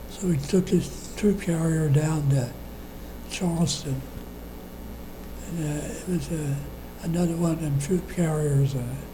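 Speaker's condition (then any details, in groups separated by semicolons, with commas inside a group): Parkinson's disease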